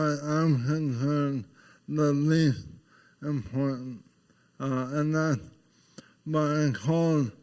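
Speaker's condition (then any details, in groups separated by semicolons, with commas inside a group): ALS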